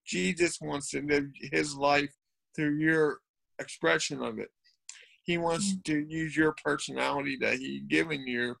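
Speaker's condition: Cerebral palsy; cerebral palsy since birth

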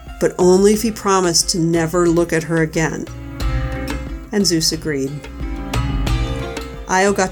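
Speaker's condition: No condition

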